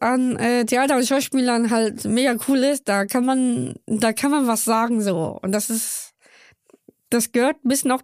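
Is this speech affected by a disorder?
Yes: Down syndrome; congenital, born in Köln, chromosome 21 present three times.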